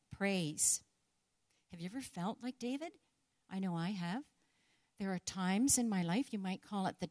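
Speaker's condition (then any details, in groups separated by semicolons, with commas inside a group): No condition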